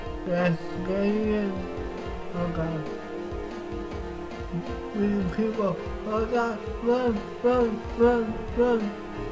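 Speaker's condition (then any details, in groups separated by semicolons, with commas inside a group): Cerebral palsy; affects voice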